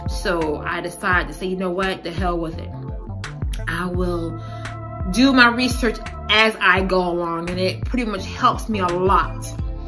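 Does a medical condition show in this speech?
No.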